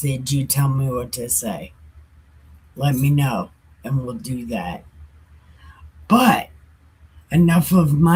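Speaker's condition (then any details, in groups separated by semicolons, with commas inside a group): Brain injury; right side numb including tongue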